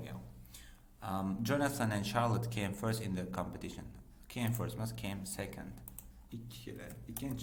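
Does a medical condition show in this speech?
No.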